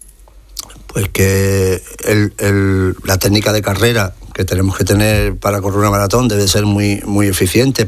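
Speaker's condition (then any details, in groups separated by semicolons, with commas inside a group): Tourette syndrome; uncontrollable tics, rebound after suppression, severe muscle fatigue, sleep disorder, absolute disability, knee meniscus transplant; barely slept last night, unrested, feels well now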